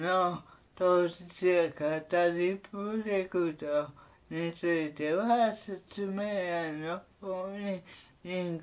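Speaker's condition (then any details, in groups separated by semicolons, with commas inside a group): Cerebral palsy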